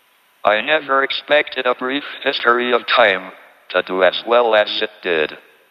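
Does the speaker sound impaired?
Yes: ALS, tracheotomy, through a speech-generating device; lost voice due to tracheotomy, robotic American-accented synthesized voice, earlier natural speech deteriorated.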